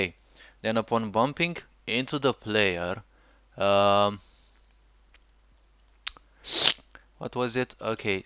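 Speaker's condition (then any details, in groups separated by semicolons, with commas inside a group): No condition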